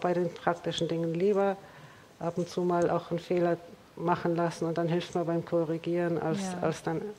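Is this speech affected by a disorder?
No.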